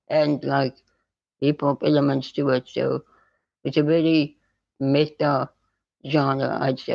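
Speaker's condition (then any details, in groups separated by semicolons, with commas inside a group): Spinal muscular atrophy type 2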